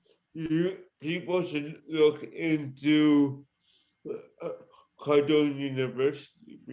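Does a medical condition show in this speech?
Yes: cerebral palsy; present from birth.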